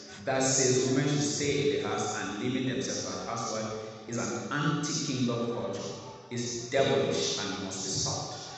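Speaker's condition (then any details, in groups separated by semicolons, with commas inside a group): No condition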